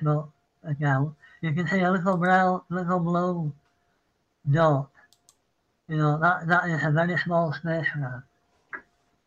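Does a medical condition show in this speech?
Yes: Parkinson's; citing Parkinson's.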